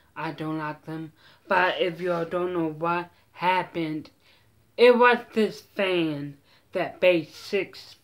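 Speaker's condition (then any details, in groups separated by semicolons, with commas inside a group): Mild cerebral palsy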